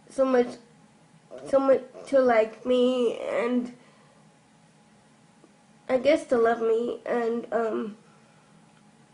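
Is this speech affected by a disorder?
Yes: cerebral palsy; from birth.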